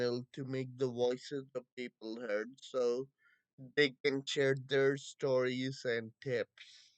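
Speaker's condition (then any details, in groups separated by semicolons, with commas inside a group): Friedreich's ataxia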